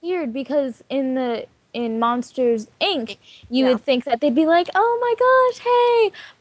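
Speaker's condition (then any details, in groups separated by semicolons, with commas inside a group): No condition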